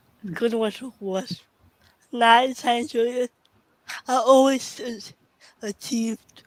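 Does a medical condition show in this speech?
Yes: cerebral palsy; present from birth; speech often hard to understand.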